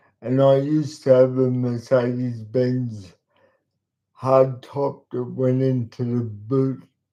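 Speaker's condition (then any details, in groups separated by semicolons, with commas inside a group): Cerebral palsy; talks slowly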